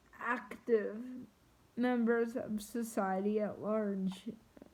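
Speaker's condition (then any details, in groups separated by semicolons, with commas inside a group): Triplegic cerebral palsy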